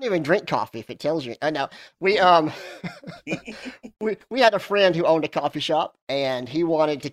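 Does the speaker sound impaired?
Yes: cleft lip and palate.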